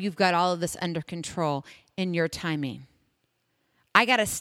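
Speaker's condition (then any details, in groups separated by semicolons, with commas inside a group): No condition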